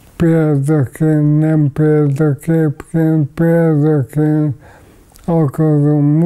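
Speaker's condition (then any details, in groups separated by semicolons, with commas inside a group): ALS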